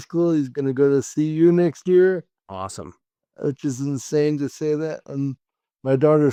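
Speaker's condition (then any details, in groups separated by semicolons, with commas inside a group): Cerebral palsy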